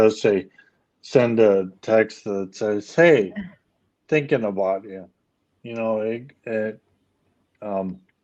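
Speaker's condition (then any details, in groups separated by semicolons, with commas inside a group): ALS; speech issues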